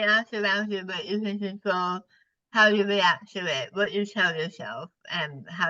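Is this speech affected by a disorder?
Yes: partial glossectomy for tongue cancer; tongue cancer, over half of tongue removed.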